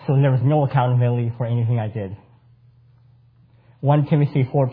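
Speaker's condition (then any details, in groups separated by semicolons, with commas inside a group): Cleft palate; congenital cleft palate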